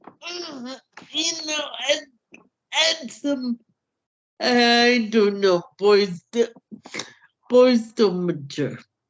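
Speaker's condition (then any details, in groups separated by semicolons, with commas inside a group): Cerebral palsy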